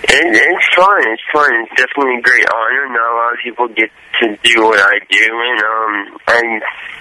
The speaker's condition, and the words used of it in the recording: Cerebral palsy. Since I don't really use crutches and my character has more of a stutter, they really wanted someone that really had a severe case of